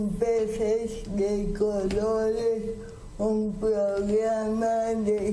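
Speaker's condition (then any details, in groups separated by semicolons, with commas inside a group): Cerebral palsy; speaks with difficulty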